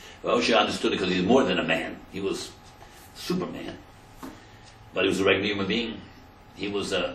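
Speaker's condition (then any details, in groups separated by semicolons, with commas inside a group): No condition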